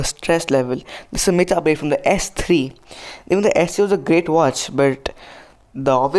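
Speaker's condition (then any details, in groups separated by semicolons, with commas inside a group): No condition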